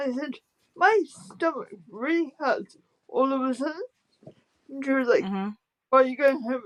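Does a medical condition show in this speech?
Yes: spastic quadriplegic cerebral palsy.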